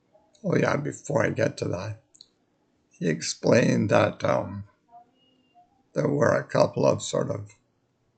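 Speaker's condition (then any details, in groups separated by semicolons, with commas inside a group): Multiple sclerosis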